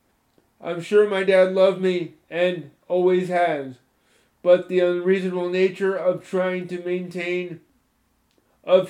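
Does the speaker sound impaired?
Yes: spastic cerebral palsy; from spinal meningitis, born 2 months premature, four childhood surgeries, weekly physical, occupational therapy; stiff, tight, involuntary muscle movements, mainly legs, moderately impaired balance, coordination, uses crutches, slow hands; in childhood froze under stress, could not speak or defend self verbally.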